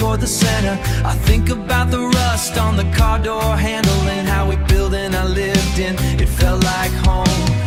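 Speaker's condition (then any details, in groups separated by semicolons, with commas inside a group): No condition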